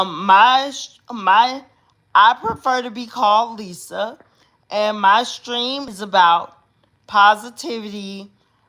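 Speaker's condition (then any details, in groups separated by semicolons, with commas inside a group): Cerebral palsy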